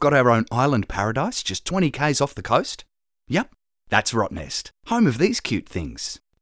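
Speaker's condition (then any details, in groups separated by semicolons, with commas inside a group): No condition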